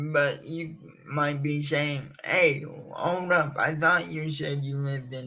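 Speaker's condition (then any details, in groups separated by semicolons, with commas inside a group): Cerebral palsy; from birth, uses wheelchair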